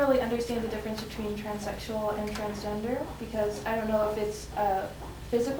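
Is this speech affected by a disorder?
No.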